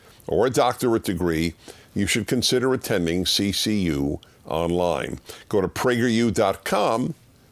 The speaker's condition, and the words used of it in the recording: None; typical speech.